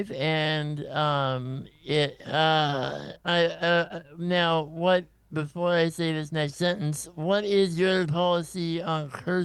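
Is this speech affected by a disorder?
Yes: congenital muscular dystrophy.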